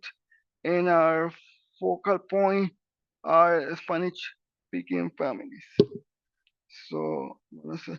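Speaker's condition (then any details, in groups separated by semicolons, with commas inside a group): Cerebral palsy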